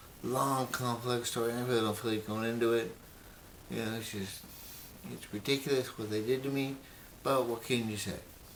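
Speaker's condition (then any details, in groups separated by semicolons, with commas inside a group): Brain injury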